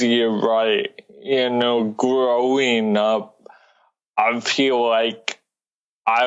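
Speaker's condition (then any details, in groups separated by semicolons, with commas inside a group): Cerebral palsy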